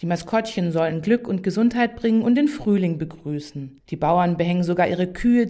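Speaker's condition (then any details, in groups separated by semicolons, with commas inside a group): No condition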